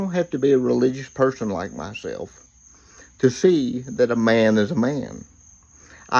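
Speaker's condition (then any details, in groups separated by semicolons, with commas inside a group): Cerebral palsy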